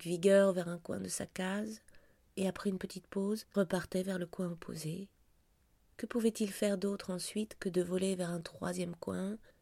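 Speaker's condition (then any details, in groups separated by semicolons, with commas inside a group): No condition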